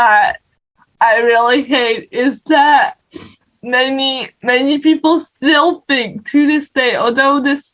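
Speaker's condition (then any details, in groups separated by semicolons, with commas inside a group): Cerebral palsy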